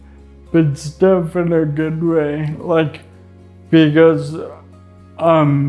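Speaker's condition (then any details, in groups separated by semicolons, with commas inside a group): Friedreich's ataxia; spasticity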